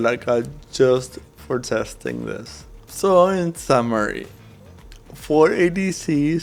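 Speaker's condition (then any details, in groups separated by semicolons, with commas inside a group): Cerebral palsy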